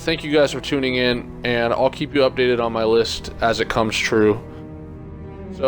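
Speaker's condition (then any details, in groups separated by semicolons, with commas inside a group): No condition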